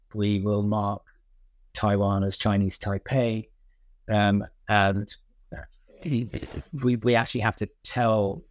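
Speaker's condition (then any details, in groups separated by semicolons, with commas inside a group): No condition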